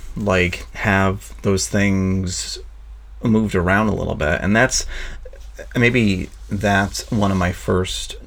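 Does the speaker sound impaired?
Yes: stuttering; wants more comfort with own stutter, plans daily mindfulness, positive affirmations, speaking with new people; frequent um fillers, word and phrase repetitions; here prolonged sounds, blocks.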